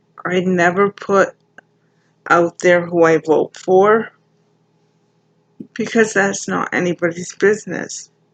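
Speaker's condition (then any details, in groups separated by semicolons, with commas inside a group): Cerebral palsy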